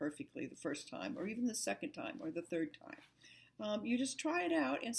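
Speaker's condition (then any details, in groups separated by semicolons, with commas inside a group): No condition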